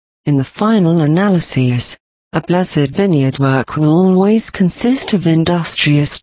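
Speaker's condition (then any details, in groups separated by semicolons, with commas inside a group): No condition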